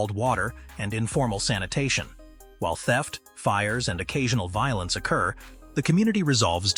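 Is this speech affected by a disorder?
No.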